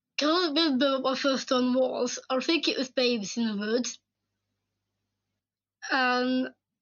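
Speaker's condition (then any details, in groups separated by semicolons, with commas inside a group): Down syndrome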